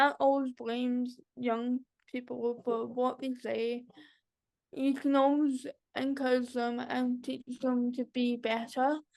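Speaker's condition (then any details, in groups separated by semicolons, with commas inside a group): Cerebral palsy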